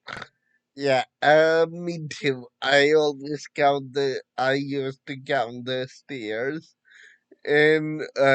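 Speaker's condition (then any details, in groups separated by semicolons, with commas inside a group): Friedreich's ataxia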